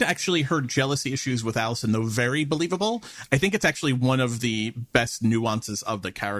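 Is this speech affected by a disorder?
No.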